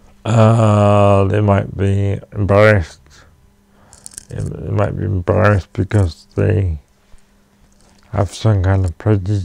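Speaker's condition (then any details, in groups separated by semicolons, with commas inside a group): Cerebral palsy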